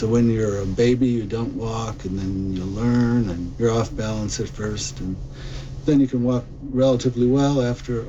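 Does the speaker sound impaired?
Yes: Parkinson's; very gradual progressive loss of walking ability; impaired balance, uses a cane for walking.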